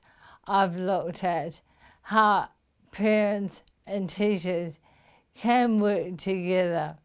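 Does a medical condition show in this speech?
Yes: motor neuron disease.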